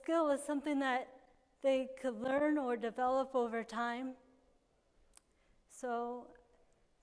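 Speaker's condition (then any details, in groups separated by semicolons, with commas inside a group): Cerebral palsy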